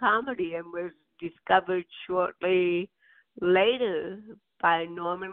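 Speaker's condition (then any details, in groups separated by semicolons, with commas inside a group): Cerebral palsy; birth onset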